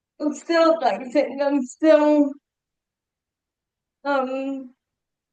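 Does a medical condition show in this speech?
Yes: cerebral palsy.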